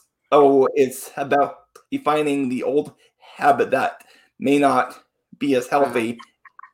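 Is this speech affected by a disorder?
Yes: stuttering; stutter goes away when singing, singing felt like a therapy; here prolonged sounds, blocks.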